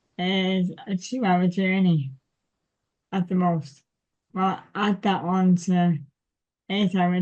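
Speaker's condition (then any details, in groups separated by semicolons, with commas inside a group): Cerebral palsy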